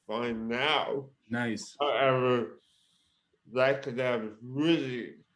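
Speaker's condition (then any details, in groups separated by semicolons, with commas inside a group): Cerebral palsy; present from birth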